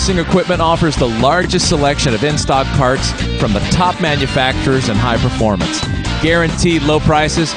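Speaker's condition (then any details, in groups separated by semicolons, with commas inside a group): No condition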